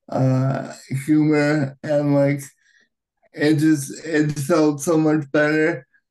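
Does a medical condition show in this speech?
Yes: cerebral palsy, right-sided high tone.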